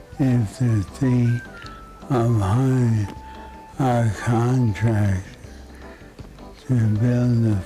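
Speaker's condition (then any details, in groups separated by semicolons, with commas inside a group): Parkinson's disease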